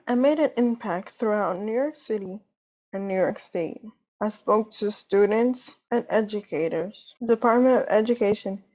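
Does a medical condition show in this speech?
Yes: cerebral palsy.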